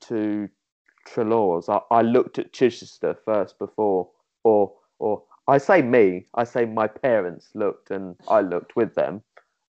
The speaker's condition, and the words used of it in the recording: Stuttering. I have to like jump onto the word Gavain House.